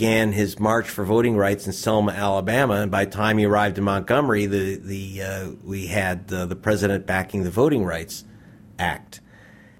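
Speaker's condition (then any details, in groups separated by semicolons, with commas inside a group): No condition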